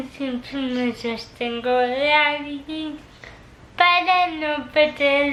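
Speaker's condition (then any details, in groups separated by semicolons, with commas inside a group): Cerebral palsy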